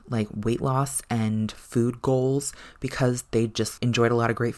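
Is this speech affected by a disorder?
No.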